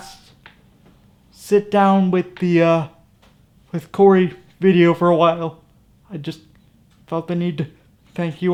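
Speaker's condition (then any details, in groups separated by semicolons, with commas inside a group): Cerebral palsy; from birth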